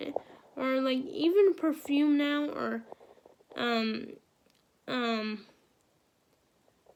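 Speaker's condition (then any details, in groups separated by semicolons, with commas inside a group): Cerebral palsy; wheelchair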